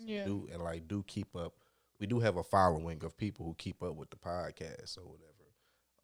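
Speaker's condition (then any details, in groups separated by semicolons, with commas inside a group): No condition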